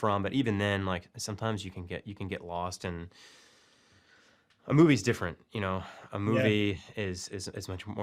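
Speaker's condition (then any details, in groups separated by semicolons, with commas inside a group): No condition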